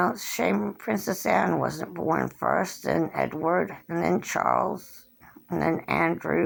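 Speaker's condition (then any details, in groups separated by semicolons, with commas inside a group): Cerebral palsy; since birth, hand tremors; age 57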